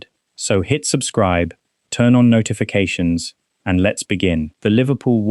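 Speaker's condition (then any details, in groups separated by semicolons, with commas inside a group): No condition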